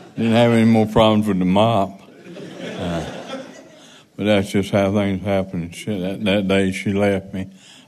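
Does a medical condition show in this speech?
Yes: Parkinson's.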